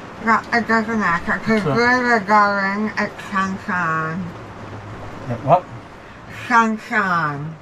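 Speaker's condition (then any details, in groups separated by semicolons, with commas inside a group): Jaw cancer surgery; tracheostomy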